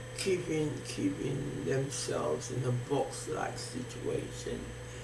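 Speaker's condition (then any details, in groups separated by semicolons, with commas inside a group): Facial palsy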